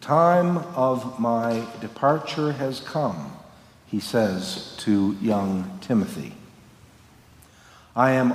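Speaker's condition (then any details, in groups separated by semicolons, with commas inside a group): No condition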